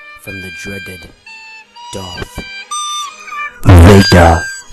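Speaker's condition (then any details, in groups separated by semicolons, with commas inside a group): No condition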